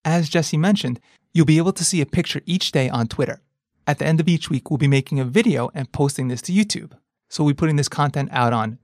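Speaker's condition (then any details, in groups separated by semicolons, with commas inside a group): No condition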